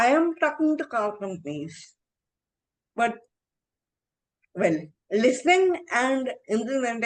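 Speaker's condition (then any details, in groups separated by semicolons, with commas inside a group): Encephalitis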